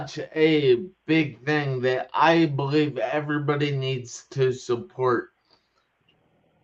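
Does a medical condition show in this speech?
Yes: traumatic brain injury.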